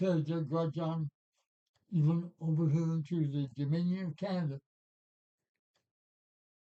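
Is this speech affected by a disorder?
Yes: Parkinson's.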